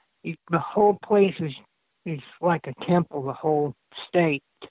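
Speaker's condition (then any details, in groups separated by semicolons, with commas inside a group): Cerebral palsy; affects hips; shallow breathing, reduced lung capacity, does breath work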